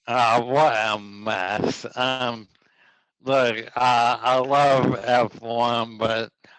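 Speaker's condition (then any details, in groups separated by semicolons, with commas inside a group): ALS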